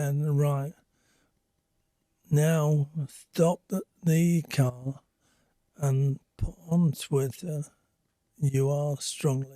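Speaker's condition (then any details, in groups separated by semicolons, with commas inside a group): Speech apraxia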